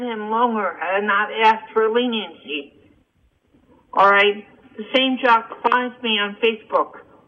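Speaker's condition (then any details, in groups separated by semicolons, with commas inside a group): Cerebral palsy and hearing loss; seen by 7-9 doctors in New Jersey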